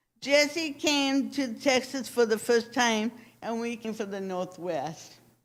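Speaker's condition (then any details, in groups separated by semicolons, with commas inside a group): Cerebral palsy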